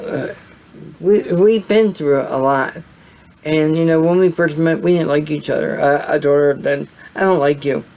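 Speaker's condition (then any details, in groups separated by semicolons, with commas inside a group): Cerebral palsy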